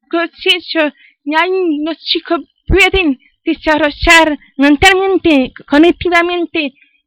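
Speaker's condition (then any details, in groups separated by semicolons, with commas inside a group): Deafness; cochlear implant at age 11 by own choice, secondary school without interpreter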